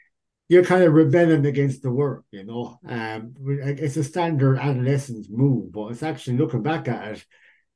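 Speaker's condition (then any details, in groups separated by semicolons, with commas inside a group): Cleft lip and palate; jaw surgery coming up shortly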